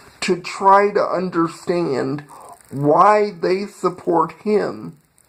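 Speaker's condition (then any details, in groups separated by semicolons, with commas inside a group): Cerebral palsy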